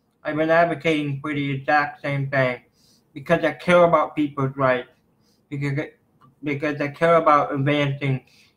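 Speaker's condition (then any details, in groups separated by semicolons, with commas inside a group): Cerebral palsy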